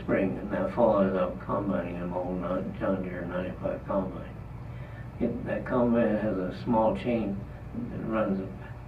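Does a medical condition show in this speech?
Yes: Parkinson's disease; trouble talking.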